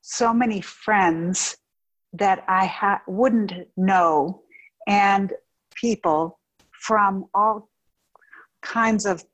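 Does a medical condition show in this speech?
Yes: aphasia and apraxia; AVM-induced stroke, coma, speech labored after waking, still improving now; ongoing recovery, attends aphasia group at Spaulding rehab, meditation to facilitate speech; sounds a little different, mouth cannot form words, word retrieval and pronunciation difficulty, thinking intact.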